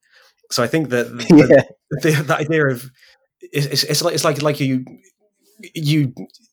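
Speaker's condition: Stutter; speech impediment; disfluent moment noted during this recording; makes recording podcasts difficult, still runs own podcast; repeated sounds, repeated words

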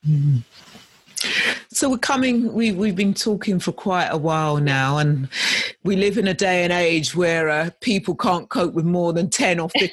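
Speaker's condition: No condition

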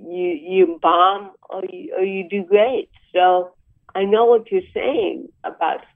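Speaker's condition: Cerebral palsy; about 63 years old

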